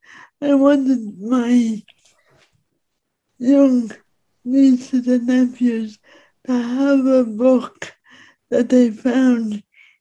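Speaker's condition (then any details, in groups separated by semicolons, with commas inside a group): Speech impediment; disabled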